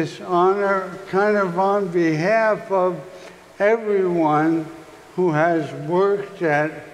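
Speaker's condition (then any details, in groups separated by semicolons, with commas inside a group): ALS; recently diagnosed; speech compromised, voice-over artist speaks for him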